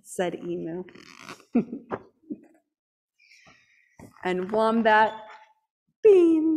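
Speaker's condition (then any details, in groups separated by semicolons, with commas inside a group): No condition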